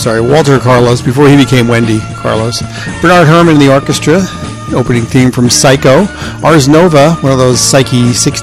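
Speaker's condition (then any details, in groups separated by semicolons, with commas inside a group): No condition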